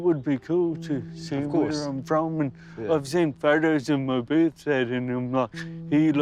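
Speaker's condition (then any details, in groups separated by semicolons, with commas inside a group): Cerebral palsy; mild form; mainly affects speech, slight speech impediment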